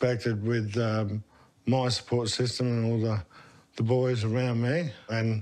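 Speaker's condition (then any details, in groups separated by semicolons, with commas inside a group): Motor neurone disease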